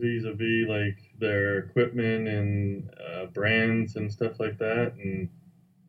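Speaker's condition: No condition

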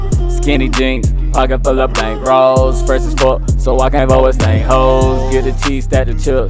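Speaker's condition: No condition

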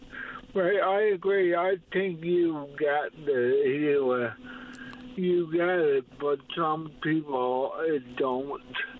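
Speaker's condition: Cerebral palsy; able to walk and run until a couple of years ago, mobility declined since; uses a scooter, cannot reach many restaurants or their bathrooms

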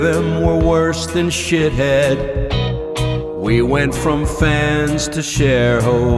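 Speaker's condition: No condition

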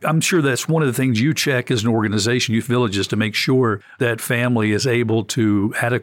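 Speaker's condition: No condition

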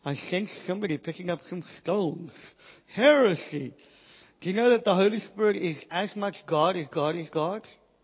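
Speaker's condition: Cleft palate, Pierre Robin syndrome

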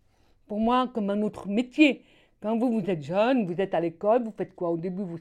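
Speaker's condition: Deafblindness; premature birth, severe myopia from infancy, thick glasses, severe hearing loss, two hearing aids from 6-7, Geneva deaf school from 10; age 66, worsened with age, white cane since 20, former guide dog, needs face-to-face, at FRSA Monthey; oral communication fully possible, needs to see mouth, cannot follow with third person

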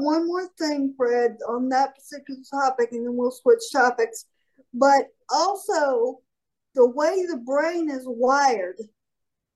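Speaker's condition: Cerebral palsy; declined physical therapy

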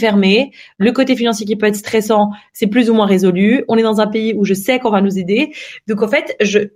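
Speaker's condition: No condition

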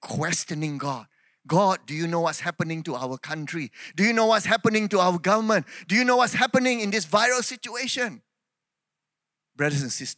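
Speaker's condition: No condition

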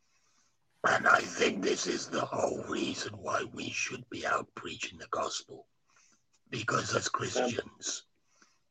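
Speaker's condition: Laryngectomy after cancer; voice box removed after cancer, cancer survivor; speaks and street preaches without voice box

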